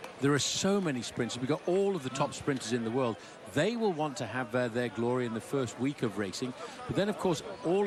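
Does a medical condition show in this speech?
No.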